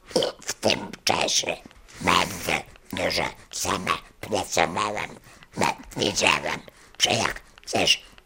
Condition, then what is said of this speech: Laryngectomy. Jest też właśnie po laryngektomii i nauczyła się pięknie mówić.